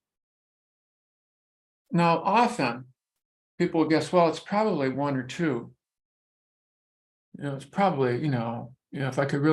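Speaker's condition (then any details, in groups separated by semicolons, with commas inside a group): No condition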